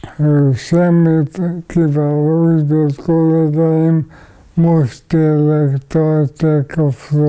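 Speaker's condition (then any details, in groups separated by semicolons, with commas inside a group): ALS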